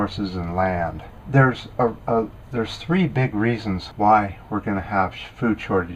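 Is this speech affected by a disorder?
No.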